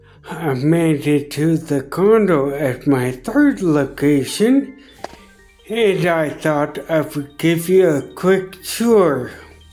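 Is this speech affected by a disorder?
Yes: traumatic brain injury.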